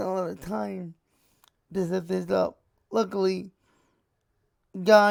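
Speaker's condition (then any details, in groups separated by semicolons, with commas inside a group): Cerebral palsy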